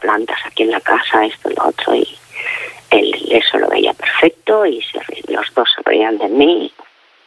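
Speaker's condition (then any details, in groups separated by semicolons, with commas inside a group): Facial palsy; ongoing medical follow-up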